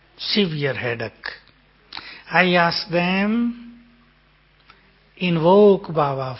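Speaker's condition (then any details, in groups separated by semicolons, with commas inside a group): No condition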